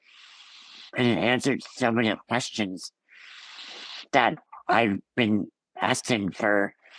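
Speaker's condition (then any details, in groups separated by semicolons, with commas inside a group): Ullrich congenital muscular dystrophy; scoliosis surgery at 14 nearly fatal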